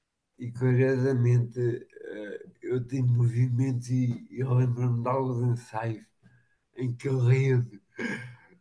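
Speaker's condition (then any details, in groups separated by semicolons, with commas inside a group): Machado-Joseph disease (sca3)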